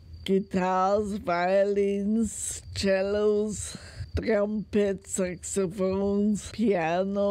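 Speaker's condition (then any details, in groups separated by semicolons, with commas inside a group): Multiple sclerosis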